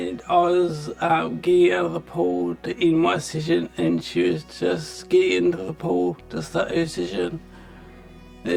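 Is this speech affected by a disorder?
Yes: multiple system atrophy; speech and eating affected.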